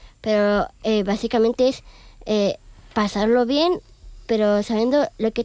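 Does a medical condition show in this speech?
Yes: Down syndrome.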